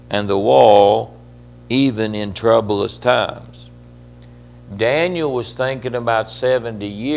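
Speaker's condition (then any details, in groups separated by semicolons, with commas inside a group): No condition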